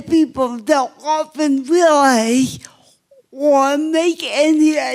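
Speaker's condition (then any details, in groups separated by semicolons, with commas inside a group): Cerebral palsy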